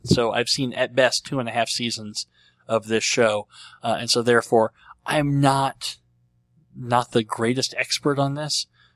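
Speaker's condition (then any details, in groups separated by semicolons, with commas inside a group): Cleft lip and palate; treated as a baby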